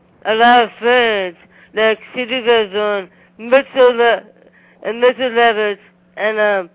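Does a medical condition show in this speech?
Yes: Down syndrome; present from birth.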